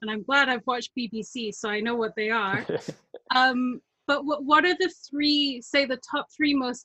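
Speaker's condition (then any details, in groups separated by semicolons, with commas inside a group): No condition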